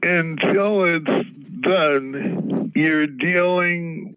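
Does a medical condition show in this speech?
Yes: Parkinson's disease; symptoms treated with cannabis, preferred by tincture dropper, THC-CBD strains relieve anxiety and pain.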